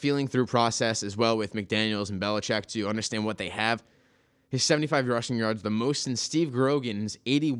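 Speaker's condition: No condition

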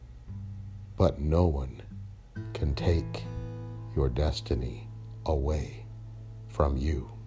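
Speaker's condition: No condition

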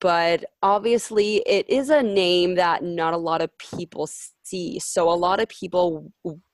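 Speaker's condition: Stuttering; stutter since childhood, mild and controllable in childhood, later worsened, individual speech therapy at 16; current speech therapy with male therapist aiming to regain childhood control, breathing and singer/actor techniques; worse with stress, anxiety and adults, less when whispering, angry, alone; blocks

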